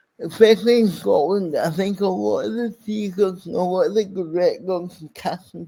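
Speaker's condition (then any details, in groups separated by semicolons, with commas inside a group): Cerebral palsy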